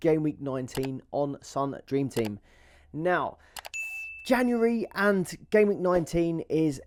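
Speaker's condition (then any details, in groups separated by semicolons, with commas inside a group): No condition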